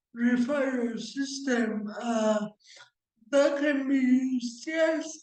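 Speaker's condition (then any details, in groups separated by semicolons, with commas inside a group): Cerebral palsy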